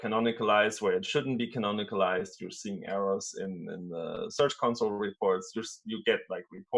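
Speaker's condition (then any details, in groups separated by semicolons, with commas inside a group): No condition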